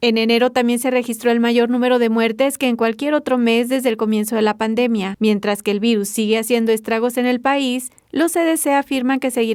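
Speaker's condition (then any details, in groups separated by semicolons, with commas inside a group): No condition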